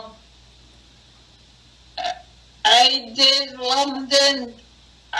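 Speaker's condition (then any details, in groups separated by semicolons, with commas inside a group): Acquired brain injury; cannot talk as before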